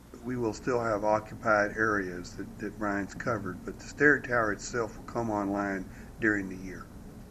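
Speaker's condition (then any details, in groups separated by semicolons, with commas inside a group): No condition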